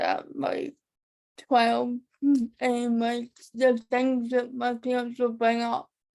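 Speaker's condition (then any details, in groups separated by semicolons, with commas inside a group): Cerebral palsy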